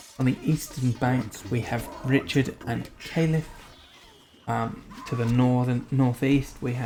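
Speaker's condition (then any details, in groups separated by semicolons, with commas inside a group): No condition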